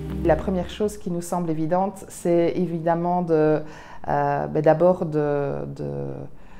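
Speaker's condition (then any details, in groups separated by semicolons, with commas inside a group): No condition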